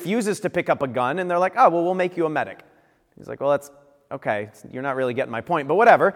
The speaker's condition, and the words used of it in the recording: No condition.